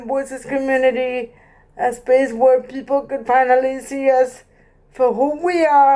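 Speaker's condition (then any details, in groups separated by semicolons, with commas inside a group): Cerebral palsy; present from birth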